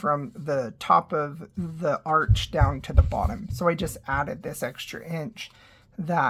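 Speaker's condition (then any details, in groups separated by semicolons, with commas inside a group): No condition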